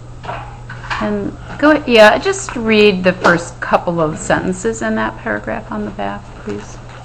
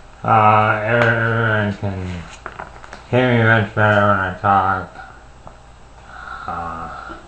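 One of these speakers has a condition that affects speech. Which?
The second: Parkinson's disease; bilateral deep brain stimulation; speech therapy, daily auditory masking practice; voice and speech changed recently, masking improves loudness, clarity.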